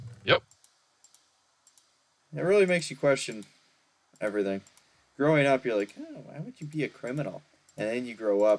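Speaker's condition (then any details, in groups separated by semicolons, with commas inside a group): No condition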